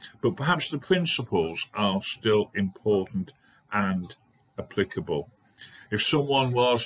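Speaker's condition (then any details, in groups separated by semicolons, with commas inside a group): No condition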